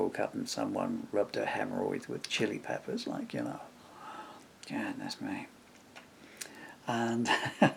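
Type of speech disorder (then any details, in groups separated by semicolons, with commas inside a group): Severe bulbar dysarthria; progressive bulbar palsy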